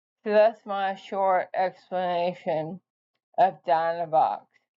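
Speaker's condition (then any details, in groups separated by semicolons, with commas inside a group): ALS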